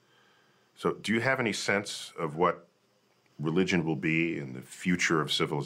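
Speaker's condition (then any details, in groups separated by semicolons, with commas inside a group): No condition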